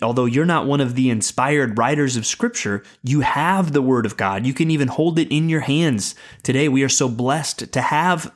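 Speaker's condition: No condition

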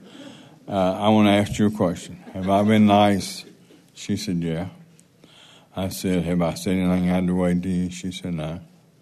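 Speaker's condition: Parkinson's

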